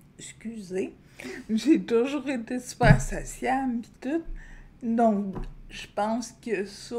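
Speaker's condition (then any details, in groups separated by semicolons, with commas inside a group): Friedreich's ataxia; degenerative neuromuscular disease; onset age 13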